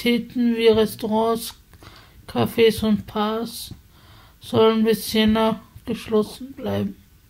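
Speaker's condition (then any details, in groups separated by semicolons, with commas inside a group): Spasticity from birth; multiple sclerosis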